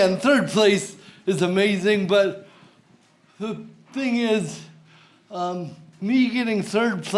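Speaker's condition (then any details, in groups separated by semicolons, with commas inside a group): Cerebral palsy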